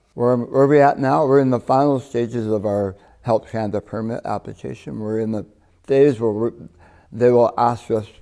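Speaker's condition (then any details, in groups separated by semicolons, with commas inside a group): Tongue cancer, partial glossectomy; distinctive accent, relearned talking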